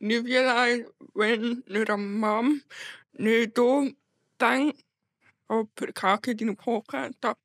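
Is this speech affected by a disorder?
Yes: deafness; hearing loss.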